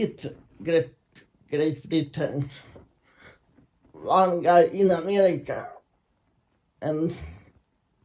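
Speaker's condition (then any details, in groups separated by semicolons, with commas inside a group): Secondary intracranial hypertension; progressive, long misdiagnosed as cerebral palsy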